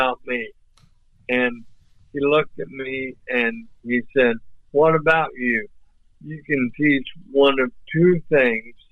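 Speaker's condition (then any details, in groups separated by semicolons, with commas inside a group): ALS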